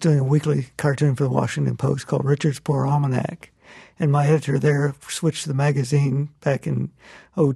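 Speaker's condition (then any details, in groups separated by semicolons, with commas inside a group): Parkinson's disease; loss of motor control, left arm pretty lousy, right hand largely spared, right-handed; manageable, symptoms ease when concentrating on drawing, mental tricks fend off symptoms, symptoms treatable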